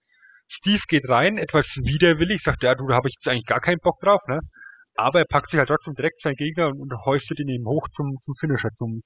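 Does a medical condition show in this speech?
No.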